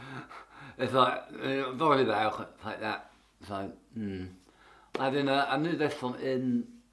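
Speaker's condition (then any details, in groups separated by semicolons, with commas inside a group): Tongue cancer; half tongue removed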